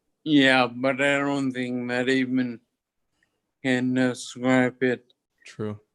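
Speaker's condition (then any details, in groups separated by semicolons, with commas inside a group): Toxic leukoencephalopathy, locked-in syndrome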